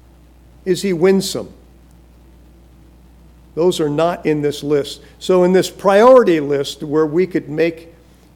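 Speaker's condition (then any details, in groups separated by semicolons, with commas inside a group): No condition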